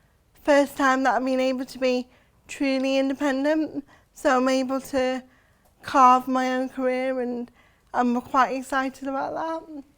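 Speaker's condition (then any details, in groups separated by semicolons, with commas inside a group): Cerebral palsy; since birth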